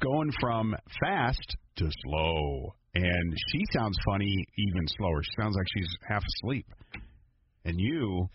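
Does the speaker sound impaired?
No.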